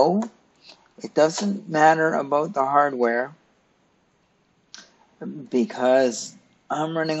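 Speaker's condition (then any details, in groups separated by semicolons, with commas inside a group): Cerebral palsy; stiff muscles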